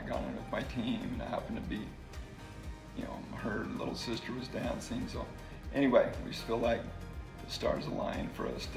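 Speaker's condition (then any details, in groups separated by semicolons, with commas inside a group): ALS; slowly progressing ALS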